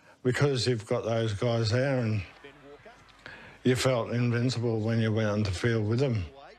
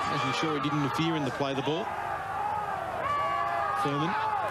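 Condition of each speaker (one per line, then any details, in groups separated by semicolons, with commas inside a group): Motor neurone disease; affects half of body, spreading to legs; over four years since diagnosis, weakening, occasional falls; speech now affected, swallowing and talking still possible
No condition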